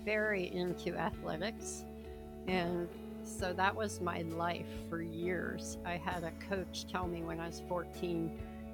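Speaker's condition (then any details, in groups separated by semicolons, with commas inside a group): Cleft palate, severe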